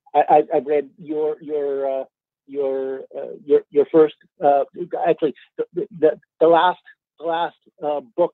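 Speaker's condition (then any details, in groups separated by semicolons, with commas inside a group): Aphasia after stroke; stroke 3 years ago at Magic Castle, cedar sinai hospital, 15 months speech therapy, limbs unaffected; initially could not speak, word-finding trouble when slow, reading and writing fine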